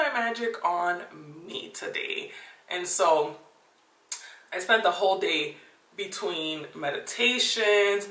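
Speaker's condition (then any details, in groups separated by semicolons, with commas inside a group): No condition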